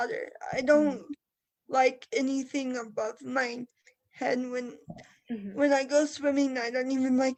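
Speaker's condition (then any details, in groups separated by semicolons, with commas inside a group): Cerebral palsy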